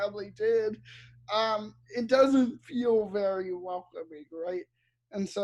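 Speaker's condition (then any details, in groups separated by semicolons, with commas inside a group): Cerebral palsy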